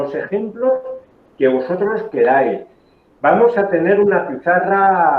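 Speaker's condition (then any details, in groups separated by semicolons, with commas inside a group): No condition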